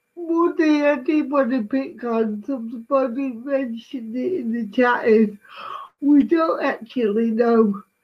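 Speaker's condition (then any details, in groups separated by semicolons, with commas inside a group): Cerebral palsy; speech impediment, speaks slowly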